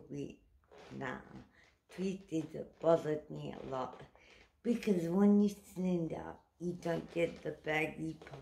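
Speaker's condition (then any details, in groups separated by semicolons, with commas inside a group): Cerebral palsy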